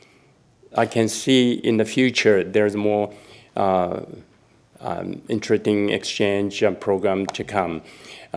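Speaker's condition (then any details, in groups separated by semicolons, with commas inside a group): No condition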